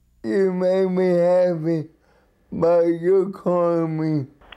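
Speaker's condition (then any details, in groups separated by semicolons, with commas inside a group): Cerebral palsy, severe; cerebral palsy from birth, uses wheelchair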